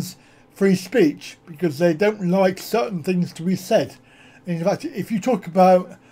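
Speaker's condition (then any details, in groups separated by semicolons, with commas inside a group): Cerebral palsy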